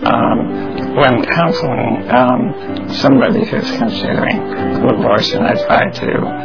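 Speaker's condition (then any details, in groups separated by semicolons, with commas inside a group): Spinal muscular atrophy; congenital, progressive muscle weakness, bedbound since early 20s, no hand movement, tracheostomy about 10 years ago; permanent stomach feeding tube, liquid diet, trach suctioning when lungs congested; dependent on voice for everything, uses voice recognition computer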